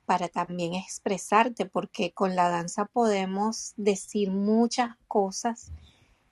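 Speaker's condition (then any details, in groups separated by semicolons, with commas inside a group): No condition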